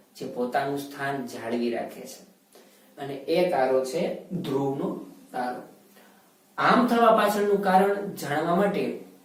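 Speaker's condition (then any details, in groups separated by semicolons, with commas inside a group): No condition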